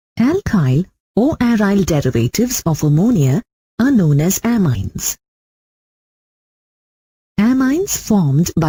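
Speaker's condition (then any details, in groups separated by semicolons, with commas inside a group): No condition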